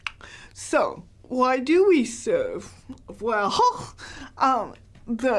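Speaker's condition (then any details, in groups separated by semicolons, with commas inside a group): Cerebral palsy, mild; hard to understand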